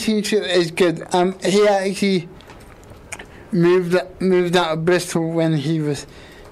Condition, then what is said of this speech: Cerebral palsy. And as I said before, it really helps me with my confidence in my speech.